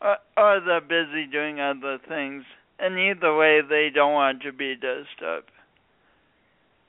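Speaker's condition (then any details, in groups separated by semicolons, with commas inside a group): Speech impediment from birth injury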